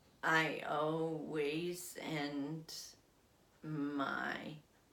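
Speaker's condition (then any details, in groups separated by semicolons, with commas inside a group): Essential tremor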